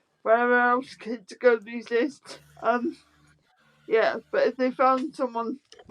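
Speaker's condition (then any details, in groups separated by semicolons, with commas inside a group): Spastic quadriplegic cerebral palsy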